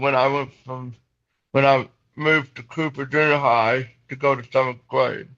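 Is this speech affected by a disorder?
Yes: cerebral palsy.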